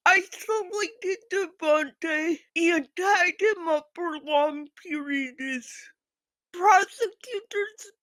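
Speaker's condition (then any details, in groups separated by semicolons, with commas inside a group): Physical speech impairment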